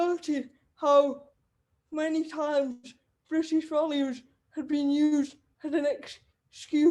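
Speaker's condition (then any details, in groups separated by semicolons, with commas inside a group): Cerebral palsy; wheelchair user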